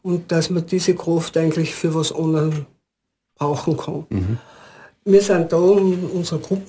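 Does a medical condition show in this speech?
Yes: Parkinson's disease; diagnosed at age 45, brain tumour then multiple sclerosis first suspected; ten years since onset.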